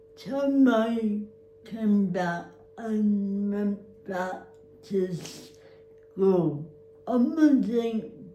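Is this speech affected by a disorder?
Yes: cerebral palsy; spastic.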